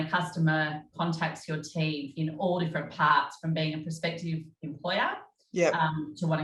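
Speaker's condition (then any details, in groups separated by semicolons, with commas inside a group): No condition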